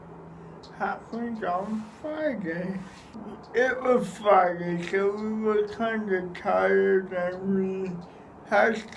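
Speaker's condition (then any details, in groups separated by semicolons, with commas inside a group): Cerebral palsy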